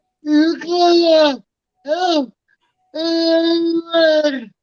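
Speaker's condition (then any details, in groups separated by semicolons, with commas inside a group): Cerebral palsy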